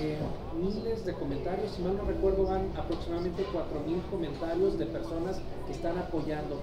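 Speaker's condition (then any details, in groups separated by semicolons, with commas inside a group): No condition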